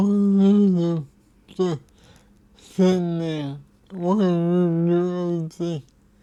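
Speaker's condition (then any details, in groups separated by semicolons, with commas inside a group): Cerebral palsy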